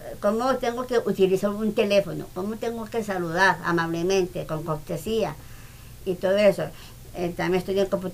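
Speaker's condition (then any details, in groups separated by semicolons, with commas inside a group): Down syndrome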